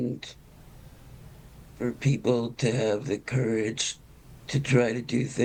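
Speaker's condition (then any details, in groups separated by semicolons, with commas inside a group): Parkinson's disease; early-onset form; over 5 years since diagnosis, dystonia with leg cramps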